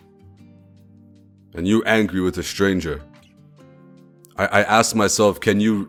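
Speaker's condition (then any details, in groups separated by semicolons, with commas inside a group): No condition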